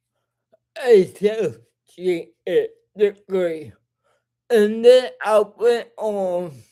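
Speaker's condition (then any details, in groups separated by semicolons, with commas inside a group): Cerebral palsy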